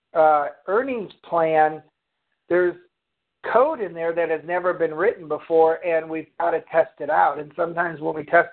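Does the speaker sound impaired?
No.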